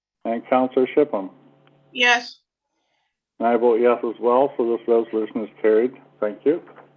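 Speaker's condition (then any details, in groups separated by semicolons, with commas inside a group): No condition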